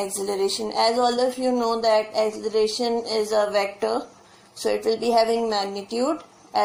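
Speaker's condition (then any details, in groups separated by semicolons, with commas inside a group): No condition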